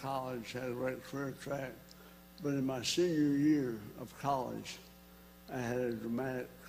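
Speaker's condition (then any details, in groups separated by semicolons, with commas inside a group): ALS; diagnosed about two weeks ago; vocal cord difficulty for one to two years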